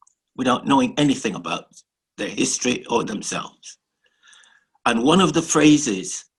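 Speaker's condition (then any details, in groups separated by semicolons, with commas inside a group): No condition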